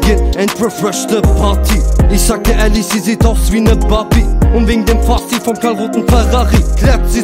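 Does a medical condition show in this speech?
No.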